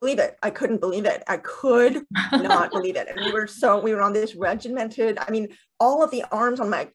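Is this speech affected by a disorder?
Yes: deafness with cochlear implants; two cochlear implants.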